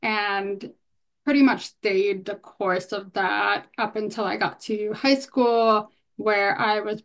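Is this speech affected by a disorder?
Yes: hearing loss; bilateral, noticed about age 5, analog then digital hearing aids, right ear beyond aid benefit, left hearing aid.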